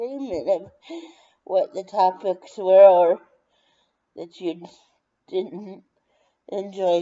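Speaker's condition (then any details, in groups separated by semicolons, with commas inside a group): Brain injury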